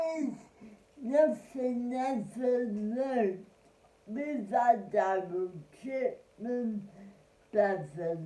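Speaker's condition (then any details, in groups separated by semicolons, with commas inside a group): Cerebral palsy; spastic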